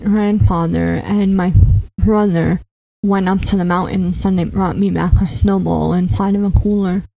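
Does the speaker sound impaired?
Yes: cleft palate; congenital, affected ears, teeth and nose, 5 or 6 ear tubes for lifelong chronic ear infections; ongoing ear trouble; predicted at birth mute or severely impeded, speech classes once or twice weekly through elementary school.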